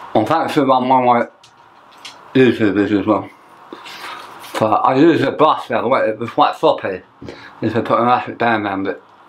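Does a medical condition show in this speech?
Yes: tongue cancer; half tongue removed.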